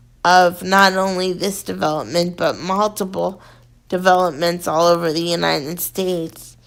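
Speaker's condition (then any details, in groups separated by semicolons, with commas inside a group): Cerebral palsy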